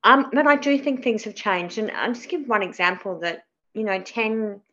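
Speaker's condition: Cleft palate; dental services

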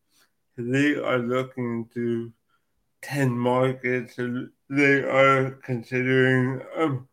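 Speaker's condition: Cerebral palsy; from birth

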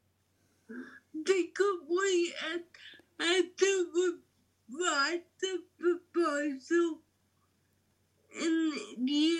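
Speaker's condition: Cerebral palsy; wheelchair user

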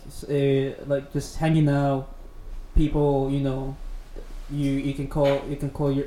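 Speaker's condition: Stuttering; native Venezuelan Spanish speaker, English as second language; stutters a lot, expects trouble with big words, sometimes avoids speaking; repeated sounds, prolonged sounds

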